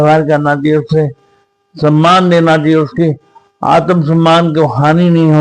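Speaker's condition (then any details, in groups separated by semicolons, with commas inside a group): Cerebral palsy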